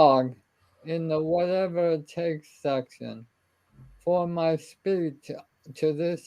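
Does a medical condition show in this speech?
Yes: ALS; limb onset sporadic form; speech and swallowing trouble, weaker voice.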